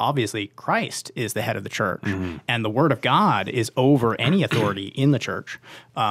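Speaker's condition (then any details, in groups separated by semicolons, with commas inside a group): No condition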